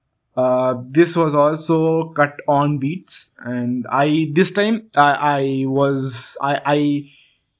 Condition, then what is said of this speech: Stuttering. I think I've been improving my skills of my vocal communication, but I am still on the path.